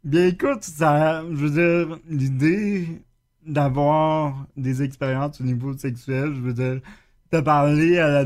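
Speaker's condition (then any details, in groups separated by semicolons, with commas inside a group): Cerebral palsy; acquired after chickenpox with intense fever at three weeks old, wheelchair user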